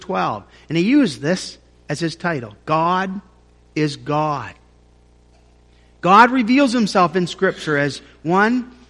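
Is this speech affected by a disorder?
No.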